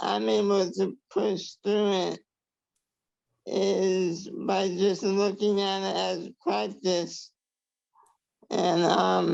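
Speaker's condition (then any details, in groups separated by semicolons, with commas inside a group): Traumatic brain injury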